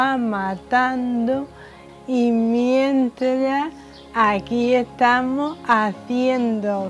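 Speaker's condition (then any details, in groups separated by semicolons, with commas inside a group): ALS; limbs affected, onset with running difficulty and falls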